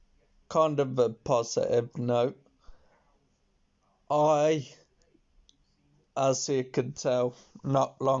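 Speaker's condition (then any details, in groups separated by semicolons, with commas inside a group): Multiple sclerosis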